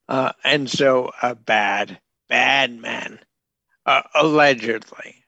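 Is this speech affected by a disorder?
Yes: bulbar onset ALS; bulbar onset Lou Gehrig's disease, neurological, affects nerves and muscles, mouth, nose, throat first, then hands; severely impaired, very slow, likened to elderly drunk man, calls self unable to talk.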